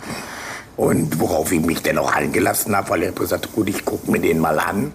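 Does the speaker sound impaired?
Yes: laryngectomy after laryngeal cancer; total laryngectomy for laryngeal cancer, shunt valve voice prosthesis in tracheoesophageal fistula; years since surgery, ate again after 8 days, home and speaking as now by day 11; presses tracheostoma shut, air redirected to pharynx, pharyngeal segment vibrates like vocal folds.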